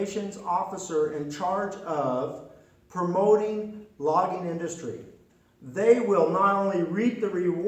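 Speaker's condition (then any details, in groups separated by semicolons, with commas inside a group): No condition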